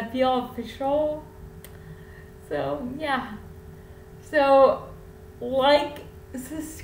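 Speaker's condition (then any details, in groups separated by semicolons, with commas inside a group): Cerebral palsy; infant ventilator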